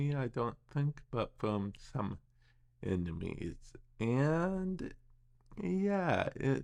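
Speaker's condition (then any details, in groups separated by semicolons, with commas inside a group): Cerebral palsy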